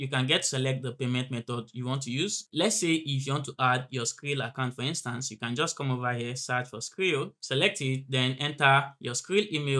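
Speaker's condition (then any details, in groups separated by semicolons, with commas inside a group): No condition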